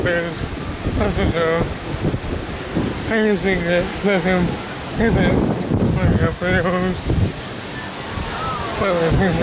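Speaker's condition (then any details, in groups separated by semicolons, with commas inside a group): Cerebral palsy; body affected; speech disability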